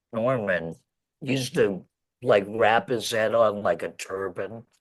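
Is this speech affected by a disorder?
Yes: laryngectomy; 11 years since surgery.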